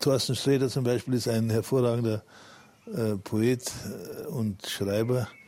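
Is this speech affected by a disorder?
Yes: Parkinson's disease; almost no tremor.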